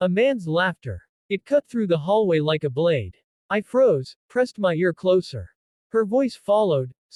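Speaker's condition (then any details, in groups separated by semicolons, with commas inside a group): No condition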